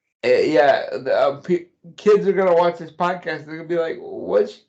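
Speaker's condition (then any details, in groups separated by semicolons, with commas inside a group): Cerebral palsy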